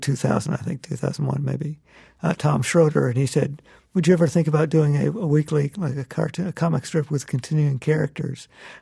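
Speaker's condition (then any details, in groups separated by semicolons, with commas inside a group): Parkinson's disease; loss of motor control, left arm pretty lousy, right hand largely spared, right-handed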